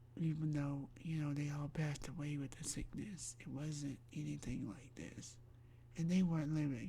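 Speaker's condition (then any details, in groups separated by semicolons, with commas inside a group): Myasthenia gravis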